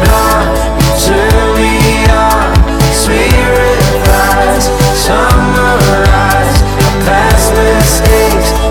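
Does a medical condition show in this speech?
No.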